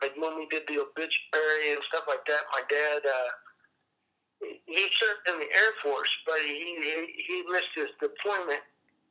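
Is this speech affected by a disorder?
Yes: cerebral palsy; cerebral palsy present since childhood.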